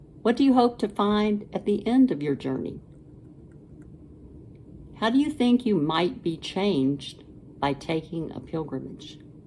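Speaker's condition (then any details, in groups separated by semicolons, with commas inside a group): No condition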